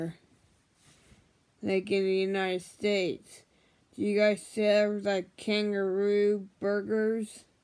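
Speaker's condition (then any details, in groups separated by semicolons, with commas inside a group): Brain injury; memory problems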